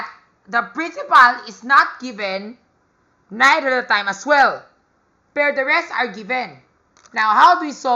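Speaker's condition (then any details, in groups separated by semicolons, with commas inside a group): No condition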